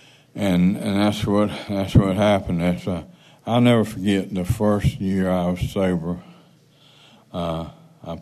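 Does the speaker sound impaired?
Yes: Parkinson's; unsteady standing with risk of falling; speaking seated instead of at podium because of fall risk.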